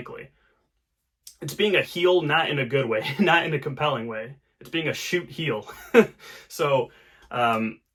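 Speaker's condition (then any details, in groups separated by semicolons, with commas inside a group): No condition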